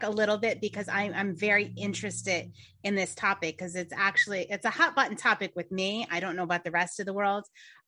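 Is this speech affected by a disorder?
No.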